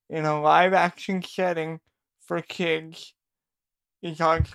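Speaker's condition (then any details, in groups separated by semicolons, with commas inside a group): Cerebral palsy; work equipment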